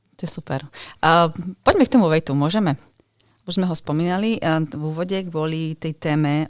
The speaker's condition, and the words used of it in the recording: No condition.